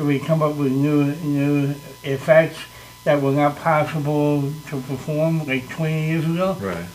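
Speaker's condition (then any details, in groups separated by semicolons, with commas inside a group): Cerebral palsy; present from birth; able to talk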